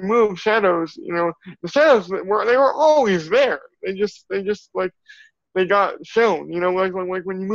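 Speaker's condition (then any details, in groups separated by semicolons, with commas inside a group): Cerebral palsy; from birth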